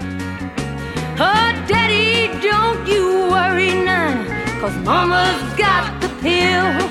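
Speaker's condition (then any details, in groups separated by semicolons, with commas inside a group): No condition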